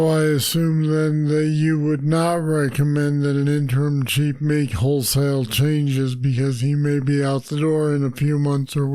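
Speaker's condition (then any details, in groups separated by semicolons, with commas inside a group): Parkinson's disease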